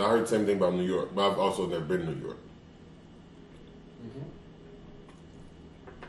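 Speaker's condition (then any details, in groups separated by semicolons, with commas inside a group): No condition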